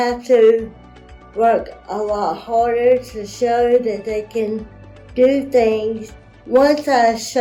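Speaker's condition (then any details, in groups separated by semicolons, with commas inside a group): Cerebral palsy; present since birth, resuscitated at birth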